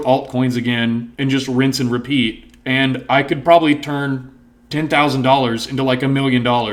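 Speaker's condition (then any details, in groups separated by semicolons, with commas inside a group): No condition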